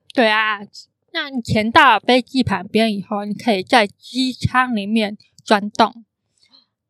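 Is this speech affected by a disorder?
Yes: congenital hearing impairment; congenital cochlear underdevelopment, skull opened for cochlear implant (电子耳).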